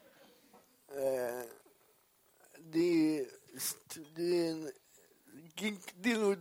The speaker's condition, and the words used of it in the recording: Cerebral palsy. Men jag har haft jättesvårt att säga Stockholm.